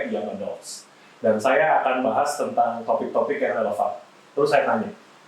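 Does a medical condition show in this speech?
No.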